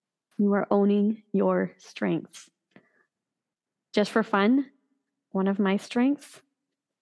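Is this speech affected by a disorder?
No.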